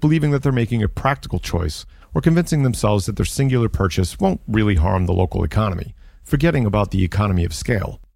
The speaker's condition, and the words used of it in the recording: None; typical speech.